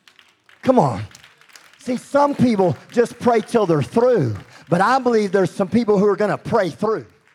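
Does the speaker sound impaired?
Yes: cleft lip and palate; congenital, present from birth; expected never to be able to speak.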